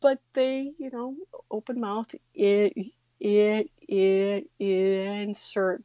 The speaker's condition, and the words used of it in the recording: Stuttering. I've had to really work on it, because my part of my stuttering secondaries is I drop my chin and I shut my eyes.